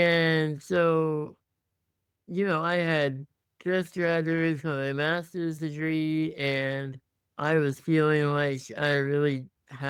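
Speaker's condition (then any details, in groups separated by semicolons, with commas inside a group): Muscular dystrophy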